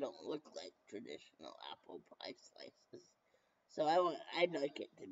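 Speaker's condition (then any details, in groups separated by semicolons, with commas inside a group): Brain injury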